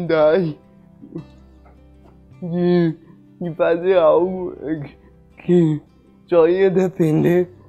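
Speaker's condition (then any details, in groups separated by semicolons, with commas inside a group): Cerebral palsy; affects arms and legs; some difficulty speaking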